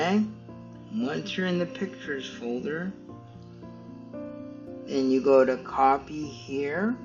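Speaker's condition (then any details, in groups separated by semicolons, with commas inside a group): Cerebral palsy; stiff muscles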